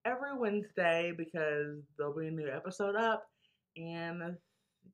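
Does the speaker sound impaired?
Yes: stuttering; takes forever to get point across, knows exactly what to say; here prolonged sounds.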